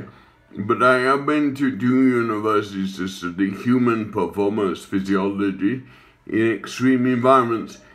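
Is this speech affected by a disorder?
Yes: acquired brain injury, ataxia.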